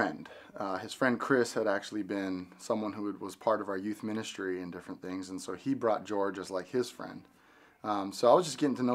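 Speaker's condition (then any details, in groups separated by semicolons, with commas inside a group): No condition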